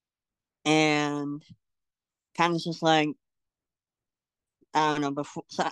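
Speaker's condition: Cleft lip and palate; congenital

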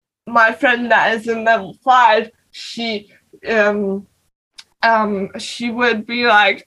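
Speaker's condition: Cerebral palsy; uses wheelchair and crutches to move around

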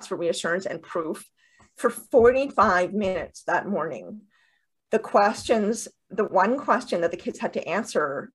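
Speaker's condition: Deafness with cochlear implants

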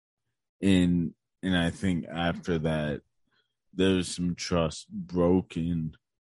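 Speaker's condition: Cerebral palsy; tight muscles

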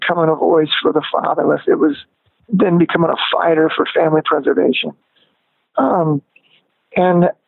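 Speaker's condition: Spasmodic dysphonia; onset at peak of singing career, diagnosed 2 or 3 years after band shut down; voice lost power, grew weaker, lost control, could not hit notes, range shrank high and low

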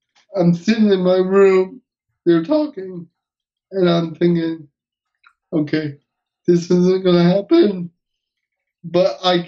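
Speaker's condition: Cerebral palsy; uses wheelchair, hearing intact

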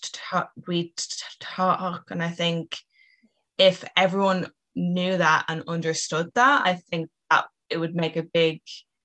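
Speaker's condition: Stuttering; onset at age 3, inherited from mother who also stutters, more covertly; age 23, in and out of speech therapy, many therapists, not currently attending; more severe than mother's; prolonged sounds, blocks

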